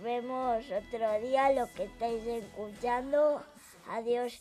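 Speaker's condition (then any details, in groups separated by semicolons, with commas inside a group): Cerebral palsy; brain injury from premature twin birth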